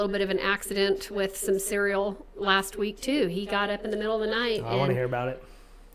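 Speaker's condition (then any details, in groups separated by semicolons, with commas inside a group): No condition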